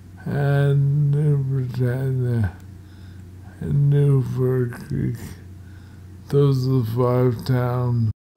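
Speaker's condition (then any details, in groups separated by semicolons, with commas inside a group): Multiple sclerosis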